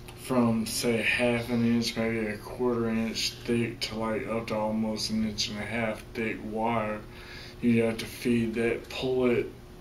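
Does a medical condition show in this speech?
Yes: traumatic brain injury.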